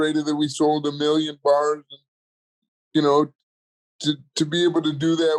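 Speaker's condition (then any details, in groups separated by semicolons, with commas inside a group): Cerebral palsy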